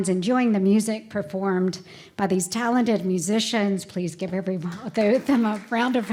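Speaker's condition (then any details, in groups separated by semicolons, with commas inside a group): No condition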